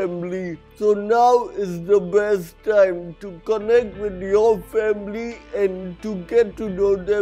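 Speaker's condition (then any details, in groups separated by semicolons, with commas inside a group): Cerebral palsy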